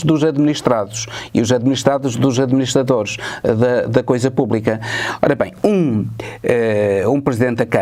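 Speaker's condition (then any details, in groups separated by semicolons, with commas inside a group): No condition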